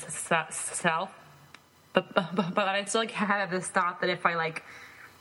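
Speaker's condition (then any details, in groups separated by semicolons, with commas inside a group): Stuttering; therapy over past 3 years: fluency shaping, stuttering modification, voluntary stuttering, subway talks with strangers; stutters at times; repeated sounds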